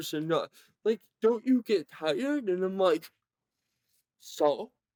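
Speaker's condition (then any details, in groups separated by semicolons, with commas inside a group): Cerebral palsy, severe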